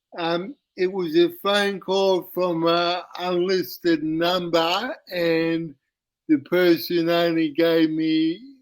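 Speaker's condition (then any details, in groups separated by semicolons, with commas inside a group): Cerebral palsy; uses wheelchair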